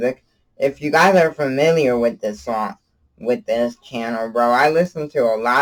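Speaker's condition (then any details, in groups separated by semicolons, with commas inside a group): Cerebral palsy; from birth, wheelchair user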